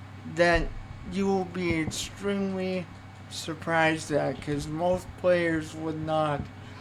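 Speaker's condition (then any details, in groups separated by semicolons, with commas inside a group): Cerebral palsy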